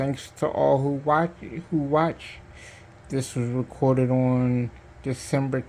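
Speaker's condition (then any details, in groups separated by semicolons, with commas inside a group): Cerebral palsy; diplegia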